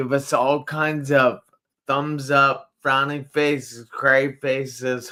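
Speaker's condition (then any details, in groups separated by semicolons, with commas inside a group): Traumatic brain injury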